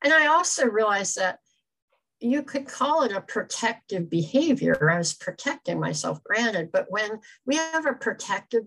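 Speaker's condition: Cleft palate; congenital, extremely severe

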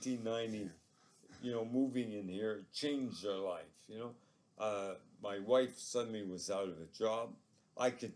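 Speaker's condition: ALS; living with it about three years

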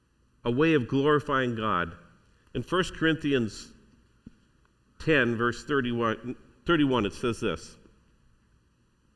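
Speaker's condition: No condition

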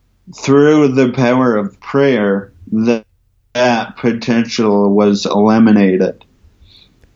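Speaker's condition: Ataxia from traumatic brain injury; emergency brain surgery

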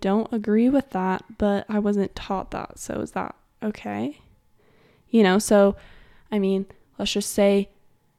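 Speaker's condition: No condition

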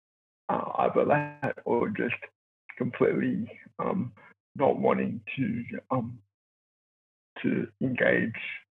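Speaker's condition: Cerebral palsy; born two months premature

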